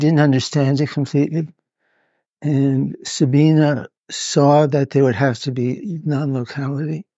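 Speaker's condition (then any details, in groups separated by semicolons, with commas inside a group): Parkinson's; reports not feeling very well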